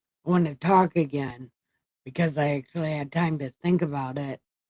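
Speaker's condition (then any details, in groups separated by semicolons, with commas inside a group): Brain injury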